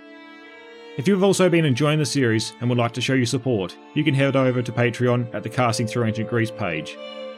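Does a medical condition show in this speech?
No.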